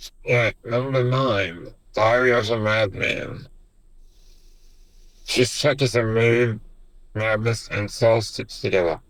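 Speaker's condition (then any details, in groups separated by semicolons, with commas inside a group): Duchenne muscular dystrophy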